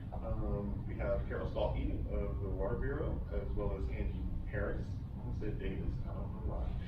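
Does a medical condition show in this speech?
No.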